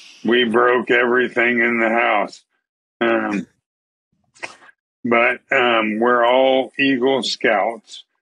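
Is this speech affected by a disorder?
Yes: ALS.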